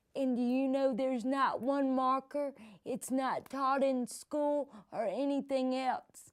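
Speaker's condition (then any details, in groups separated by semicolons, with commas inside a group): Cerebral palsy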